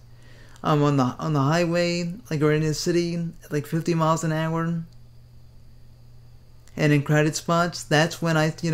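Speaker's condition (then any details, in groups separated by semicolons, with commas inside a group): Cerebral palsy; speaks fast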